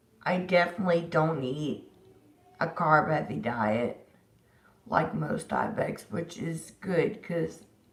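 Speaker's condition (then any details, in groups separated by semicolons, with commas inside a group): Disability causing slurred speech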